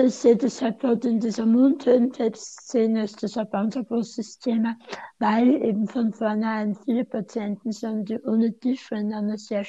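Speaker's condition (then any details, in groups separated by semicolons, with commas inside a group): Tongue cancer surgery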